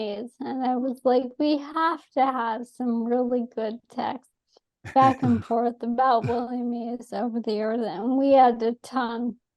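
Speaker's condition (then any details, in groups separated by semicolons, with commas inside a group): ALS; atypical case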